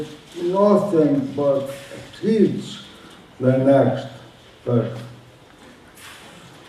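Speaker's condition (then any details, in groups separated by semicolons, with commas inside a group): Motor neuron disease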